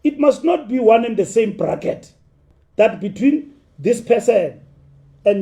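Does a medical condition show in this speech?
No.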